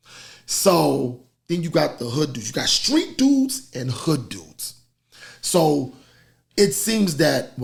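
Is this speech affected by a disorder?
No.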